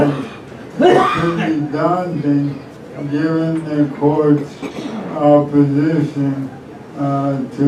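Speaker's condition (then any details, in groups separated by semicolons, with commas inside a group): ALS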